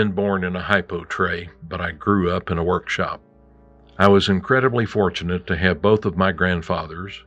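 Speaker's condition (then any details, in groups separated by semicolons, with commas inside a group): No condition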